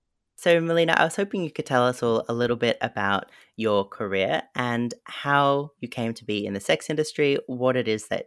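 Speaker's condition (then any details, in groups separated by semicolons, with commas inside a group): No condition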